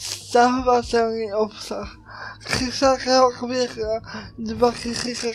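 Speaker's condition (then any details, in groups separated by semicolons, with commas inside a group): Cerebral palsy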